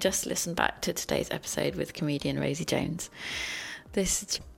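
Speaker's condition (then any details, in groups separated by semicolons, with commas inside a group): No condition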